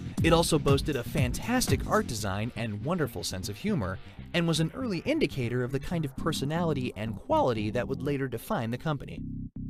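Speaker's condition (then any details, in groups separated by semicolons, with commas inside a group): No condition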